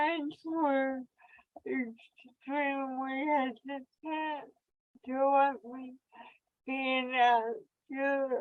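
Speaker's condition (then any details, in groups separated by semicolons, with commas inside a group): Cerebral palsy; much uncontrollable movement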